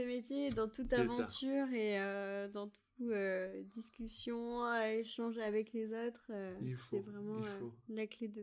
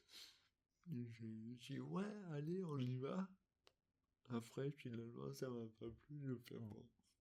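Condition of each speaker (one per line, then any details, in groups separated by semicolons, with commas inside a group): No condition
Dystonia; affects motor control and speech, since birth; articulation difficulties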